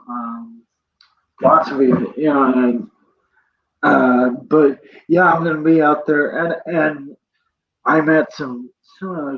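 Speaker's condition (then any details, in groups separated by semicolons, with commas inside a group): Cerebral palsy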